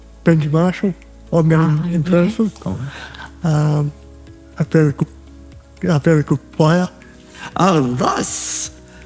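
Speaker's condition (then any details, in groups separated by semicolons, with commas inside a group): Cerebral palsy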